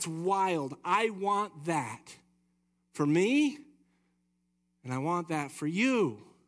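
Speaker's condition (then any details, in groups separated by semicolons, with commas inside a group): No condition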